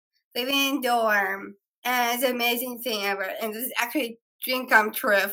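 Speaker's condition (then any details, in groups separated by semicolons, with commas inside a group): Down syndrome; three copies of 21st chromosome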